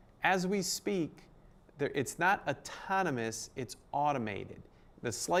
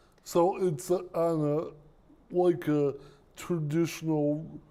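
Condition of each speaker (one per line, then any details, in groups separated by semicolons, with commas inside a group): No condition
Cerebral palsy; present from birth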